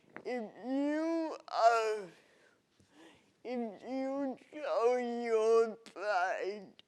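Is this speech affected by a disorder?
Yes: cerebral palsy.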